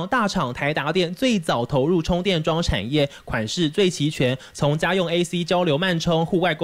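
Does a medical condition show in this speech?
No.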